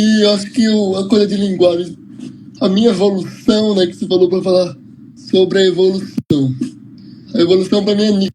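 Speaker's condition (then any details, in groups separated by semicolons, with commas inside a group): Cerebral palsy; uses wheelchair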